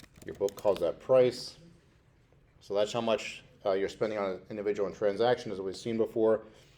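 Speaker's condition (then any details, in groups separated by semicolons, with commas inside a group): No condition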